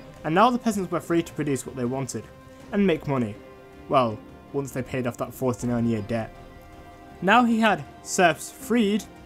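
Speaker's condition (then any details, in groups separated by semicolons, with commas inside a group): No condition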